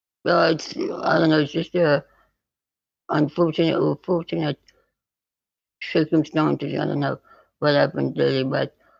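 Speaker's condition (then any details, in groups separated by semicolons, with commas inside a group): Spinal muscular atrophy type 2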